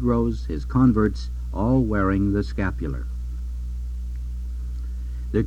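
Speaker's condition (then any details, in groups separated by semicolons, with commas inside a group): No condition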